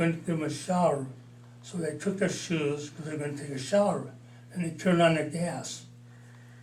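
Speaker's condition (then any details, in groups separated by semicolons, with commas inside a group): Parkinson's disease, mild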